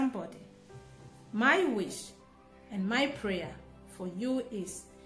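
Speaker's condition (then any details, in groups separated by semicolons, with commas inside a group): No condition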